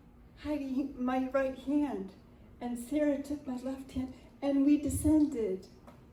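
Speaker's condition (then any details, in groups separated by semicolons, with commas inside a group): Cerebral palsy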